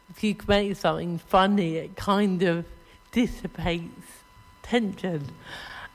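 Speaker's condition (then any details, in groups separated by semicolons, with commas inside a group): Cerebral palsy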